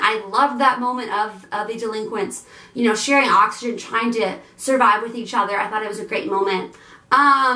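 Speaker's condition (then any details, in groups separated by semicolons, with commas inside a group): No condition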